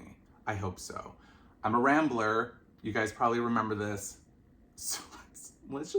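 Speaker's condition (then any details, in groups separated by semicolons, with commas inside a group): No condition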